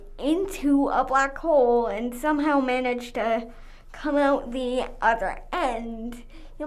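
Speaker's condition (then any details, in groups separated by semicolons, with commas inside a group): Cerebral palsy; Botox then SDR by Dr. Parks for spasms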